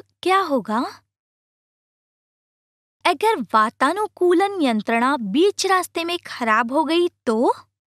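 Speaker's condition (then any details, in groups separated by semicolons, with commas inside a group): No condition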